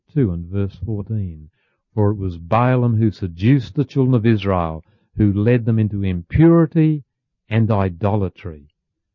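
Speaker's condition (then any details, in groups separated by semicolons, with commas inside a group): No condition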